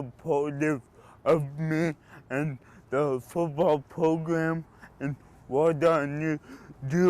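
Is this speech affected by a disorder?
Yes: cerebral palsy; speech impediment.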